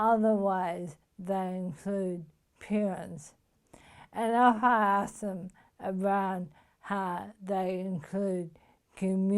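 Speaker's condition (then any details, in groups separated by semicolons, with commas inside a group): Motor neuron disease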